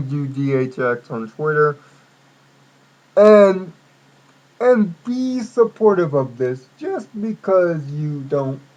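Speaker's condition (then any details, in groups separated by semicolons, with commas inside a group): Cerebral palsy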